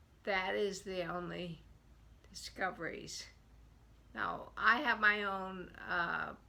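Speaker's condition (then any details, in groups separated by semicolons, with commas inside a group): Multiple sclerosis; onset around age ten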